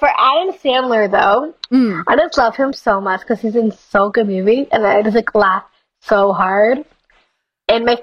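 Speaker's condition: Down syndrome; age 21

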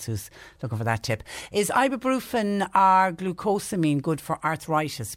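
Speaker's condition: No condition

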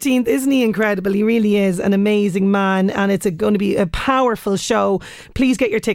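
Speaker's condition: No condition

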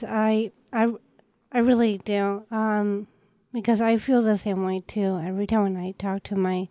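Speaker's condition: Down syndrome; present since birth

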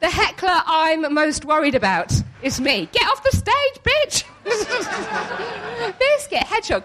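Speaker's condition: Tourette's syndrome; involuntary vocal tics of repeated words and obscenities, episodes of complete loss of speech control

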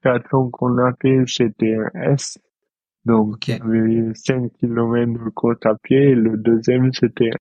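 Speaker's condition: Dystonia; present since birth

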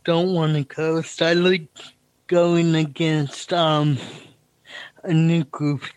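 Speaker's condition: Cerebral palsy; noticeable speech impediment

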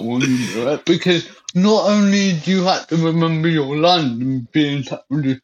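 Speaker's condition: Cerebral palsy; wheelchair

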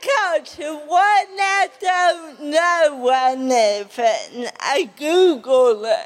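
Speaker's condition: Cerebral palsy; slow speech, takes long to say words like cerebral

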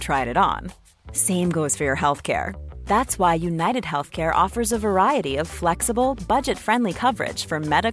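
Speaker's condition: No condition

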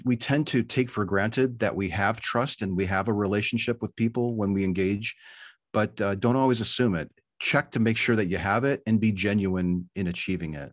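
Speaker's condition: No condition

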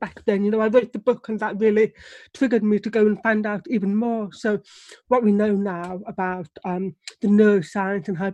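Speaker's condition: Deafness; relies on lip reading

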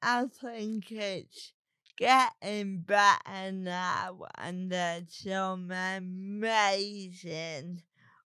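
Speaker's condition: Cerebral palsy; talks differently

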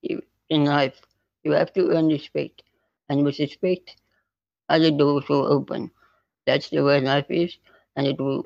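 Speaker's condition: Spinal muscular atrophy type 2; neuromuscular

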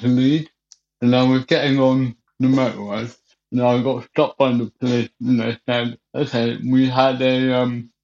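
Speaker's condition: Cerebral palsy; wheelchair

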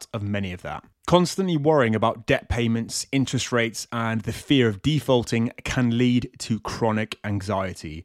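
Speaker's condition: No condition

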